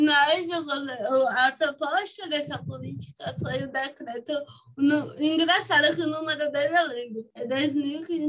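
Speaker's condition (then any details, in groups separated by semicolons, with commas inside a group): Cerebral palsy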